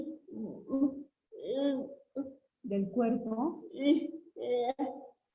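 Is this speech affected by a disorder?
Yes: cerebral palsy; since birth.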